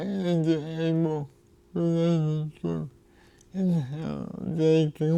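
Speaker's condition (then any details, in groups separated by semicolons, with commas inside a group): Cerebral palsy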